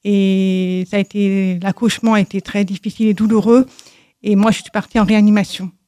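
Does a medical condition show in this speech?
Yes: deafness from birth; congenital, right-ear hearing aid from age 2.5 to 3, left ear hears nothing, left aid refused; no sound without aid, lip-reading needed, high sounds too loud, aids switched off in noisy streets; learned to speak through many speech therapy sessions, speech does not reveal deafness.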